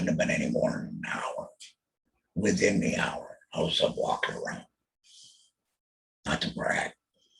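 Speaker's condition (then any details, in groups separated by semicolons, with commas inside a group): Total laryngectomy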